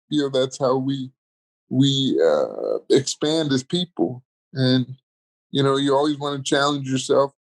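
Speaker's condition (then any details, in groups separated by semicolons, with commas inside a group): Cerebral palsy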